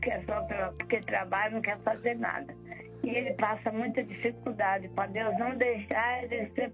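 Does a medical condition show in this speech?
Yes: stroke with facial droop; mouth twisted by stroke; mouth still twisted, not fully recovered.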